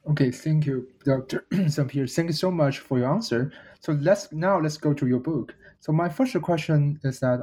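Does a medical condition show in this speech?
No.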